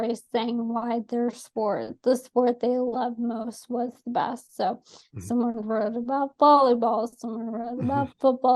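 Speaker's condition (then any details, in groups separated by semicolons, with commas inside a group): ALS; atypical case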